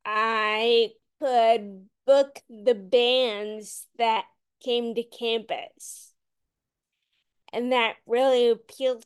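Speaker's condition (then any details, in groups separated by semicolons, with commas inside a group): Friedreich's ataxia; progressive muscular dystrophy form, symptoms from about 13, diagnosed at 17, initially called mild, walking difficulty; voice worsened, cadence and slurring getting worse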